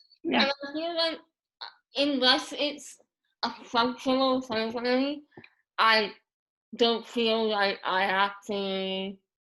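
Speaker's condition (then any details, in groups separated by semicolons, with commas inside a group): Moebius syndrome; paralyzed tongue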